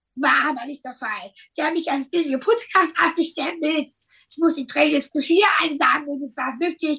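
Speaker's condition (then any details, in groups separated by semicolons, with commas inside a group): Down syndrome; trisomy 21, present since birth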